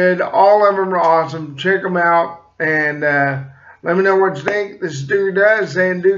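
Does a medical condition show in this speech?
Yes: cerebral palsy; slight speech impediment.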